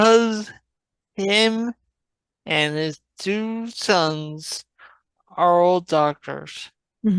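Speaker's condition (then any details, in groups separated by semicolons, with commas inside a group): Traumatic brain injury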